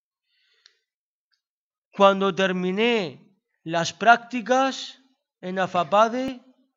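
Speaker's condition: Down syndrome

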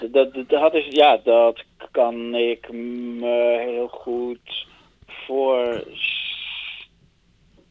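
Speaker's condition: Stuttering; stutters during radio interview; frequent filler 'ja', long pauses and hesitations mid-sentence; prolonged sounds, blocks

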